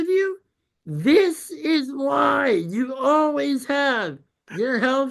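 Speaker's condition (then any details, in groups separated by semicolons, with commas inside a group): Congenital muscular dystrophy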